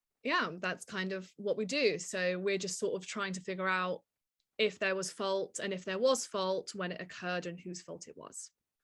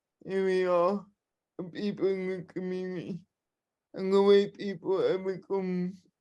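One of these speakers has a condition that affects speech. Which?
The second: cerebral palsy; mixed spastic and dyskinetic, wheelchair user; speech impairment, minimised through ongoing practice.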